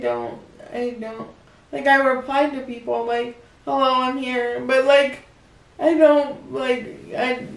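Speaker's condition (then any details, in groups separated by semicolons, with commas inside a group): Cerebral palsy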